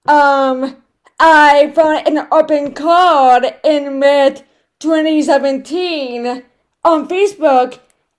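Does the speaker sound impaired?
Yes: cerebral palsy; right-sided, premature, diagnosed 6 months, limp, foot braces, small right hand, foot surgeries at 7, 11; Botox right thigh, leg, foot last week, right hand surgery 6 months ago, lifelong physical therapy; speech disability, predicted never to talk, first word around one year, speech therapy since age one.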